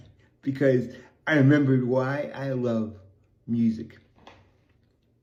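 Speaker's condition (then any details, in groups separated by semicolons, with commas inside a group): Cerebral palsy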